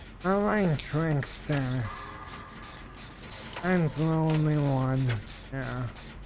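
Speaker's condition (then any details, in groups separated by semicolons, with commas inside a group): ALS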